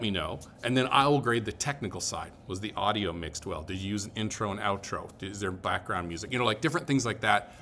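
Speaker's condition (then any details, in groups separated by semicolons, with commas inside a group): No condition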